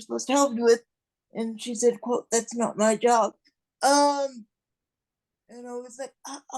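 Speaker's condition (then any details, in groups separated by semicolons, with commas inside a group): Cerebral palsy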